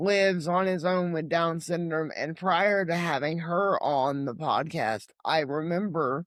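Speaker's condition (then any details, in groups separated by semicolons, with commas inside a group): Cerebral palsy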